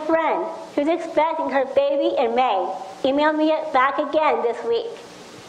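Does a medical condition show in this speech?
Yes: Down syndrome; speech problems.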